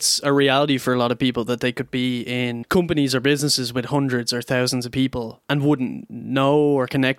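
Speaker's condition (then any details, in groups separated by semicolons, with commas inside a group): No condition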